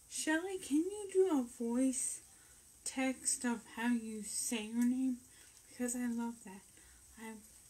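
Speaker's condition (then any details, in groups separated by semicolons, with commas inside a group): Brain injury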